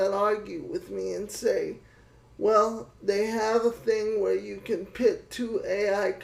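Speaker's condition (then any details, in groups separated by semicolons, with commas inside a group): Cerebral palsy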